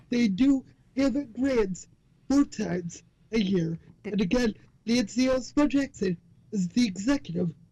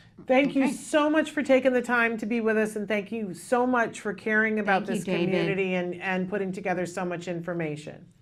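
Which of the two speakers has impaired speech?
The first: cerebral palsy.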